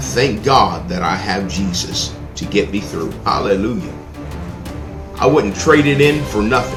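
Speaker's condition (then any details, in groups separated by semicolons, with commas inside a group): No condition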